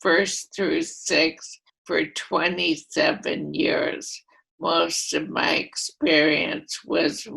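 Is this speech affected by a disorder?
Yes: primary lateral sclerosis; voice affected.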